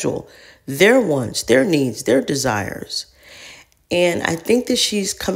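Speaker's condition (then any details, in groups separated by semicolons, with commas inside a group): No condition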